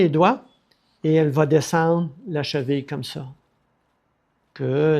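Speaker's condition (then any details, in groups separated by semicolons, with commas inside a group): No condition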